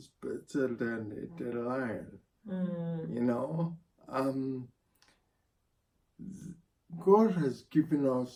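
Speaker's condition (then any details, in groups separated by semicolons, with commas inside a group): Spinocerebellar ataxia (sca7)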